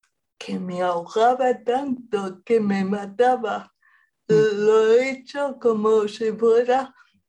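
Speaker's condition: Cerebral palsy; present at least 40 years

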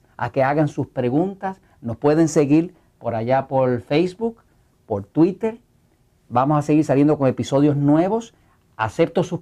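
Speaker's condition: No condition

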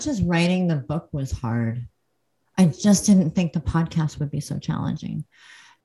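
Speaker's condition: Cleft lip and palate; congenital, present from birth, could not be breastfed as infant

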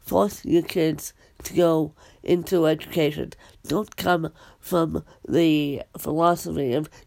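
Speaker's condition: Cerebral palsy

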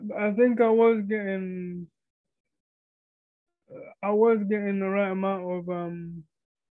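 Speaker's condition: Cerebral palsy (quadriplegia); wheelchair user

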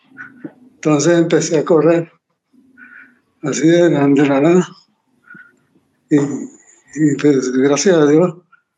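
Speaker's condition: Parkinson's disease; 23 years since onset

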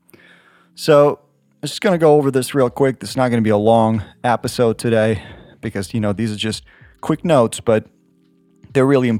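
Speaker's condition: No condition

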